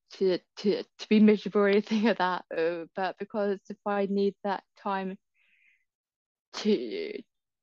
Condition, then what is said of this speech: Stuttering. But like, I think it can affect it because I am talking all day long, and that's okay.